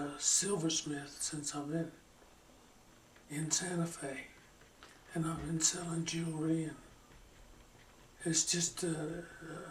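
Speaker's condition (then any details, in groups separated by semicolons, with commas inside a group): Parkinson's; slowing down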